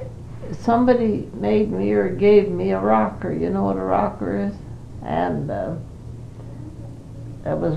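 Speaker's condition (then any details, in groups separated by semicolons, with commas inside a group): Parkinson's; Parkinson's for 5 years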